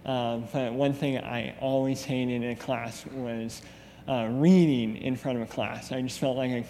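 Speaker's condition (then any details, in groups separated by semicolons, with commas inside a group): Cleft lip; congenital, over 20 corrective surgeries, 12 years of braces; just finished major surgery, face expected to change; attended speech therapy during school, leaving school for a few hours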